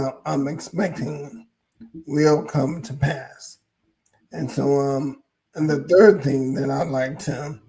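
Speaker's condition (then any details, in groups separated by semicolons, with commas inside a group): ALS; hoarse voice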